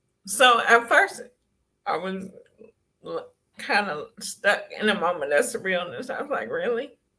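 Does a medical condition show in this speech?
Yes: cerebral palsy.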